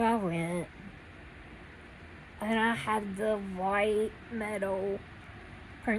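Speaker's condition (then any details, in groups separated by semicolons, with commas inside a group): Cerebral palsy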